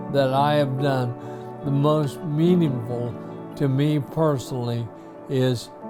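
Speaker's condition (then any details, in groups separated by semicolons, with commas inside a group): ALS; few months since diagnosis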